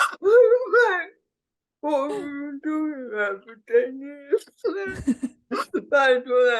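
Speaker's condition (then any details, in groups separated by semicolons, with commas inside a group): Cerebral palsy; speech impediment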